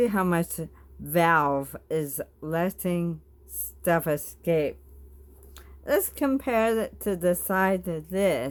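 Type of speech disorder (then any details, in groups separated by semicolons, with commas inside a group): Bulbar dysarthria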